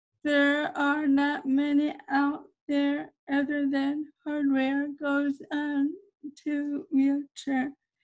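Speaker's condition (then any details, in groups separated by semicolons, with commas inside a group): Cerebral palsy; processing disorder, hard to follow fast talkers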